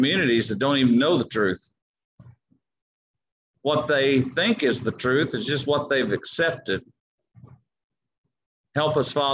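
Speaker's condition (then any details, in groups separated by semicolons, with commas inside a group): No condition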